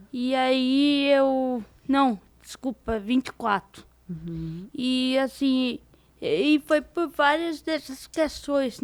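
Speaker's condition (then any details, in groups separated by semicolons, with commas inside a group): Cerebral palsy; diparetic form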